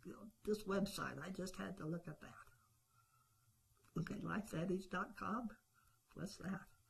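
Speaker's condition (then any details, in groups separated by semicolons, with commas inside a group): Polio; post polio syndrome; post polio syndrome about 30 years after onset; breathing problem began with post polio syndrome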